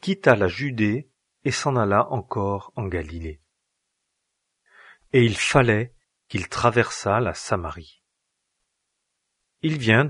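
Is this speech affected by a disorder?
No.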